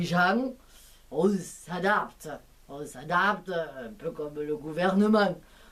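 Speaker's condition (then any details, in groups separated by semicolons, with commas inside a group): No condition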